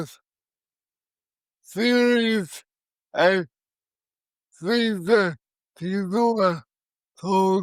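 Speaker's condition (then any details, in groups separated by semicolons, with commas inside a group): Cerebral palsy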